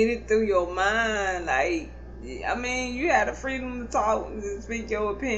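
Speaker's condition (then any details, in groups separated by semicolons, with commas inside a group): Cerebral palsy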